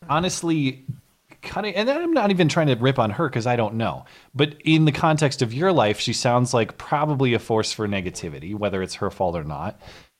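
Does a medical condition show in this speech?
No.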